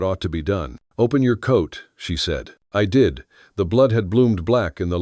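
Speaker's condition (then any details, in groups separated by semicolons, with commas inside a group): No condition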